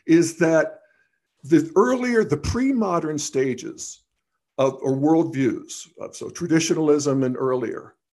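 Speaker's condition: No condition

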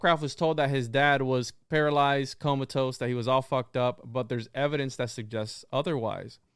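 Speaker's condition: No condition

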